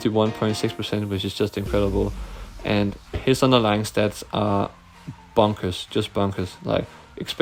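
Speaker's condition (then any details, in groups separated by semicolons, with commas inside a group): No condition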